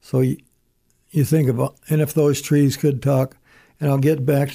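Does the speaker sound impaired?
Yes: Parkinson's disease; stutters and stammers.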